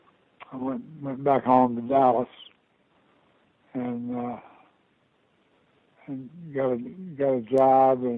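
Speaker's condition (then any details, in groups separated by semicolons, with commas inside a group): Parkinson's disease; diagnosed about two years ago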